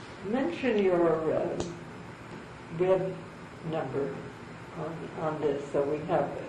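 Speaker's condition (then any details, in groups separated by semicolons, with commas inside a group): Cerebral palsy; from birth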